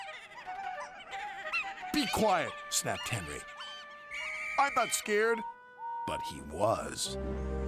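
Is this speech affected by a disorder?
No.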